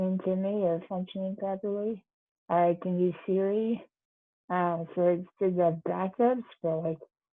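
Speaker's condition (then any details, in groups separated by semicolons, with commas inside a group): Duchenne muscular dystrophy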